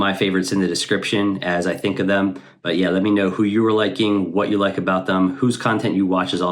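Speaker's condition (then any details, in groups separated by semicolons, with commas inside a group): No condition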